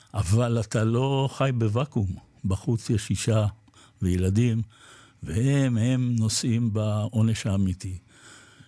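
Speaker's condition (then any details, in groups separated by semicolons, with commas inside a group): Parkinson's disease; makes body and daily life difficult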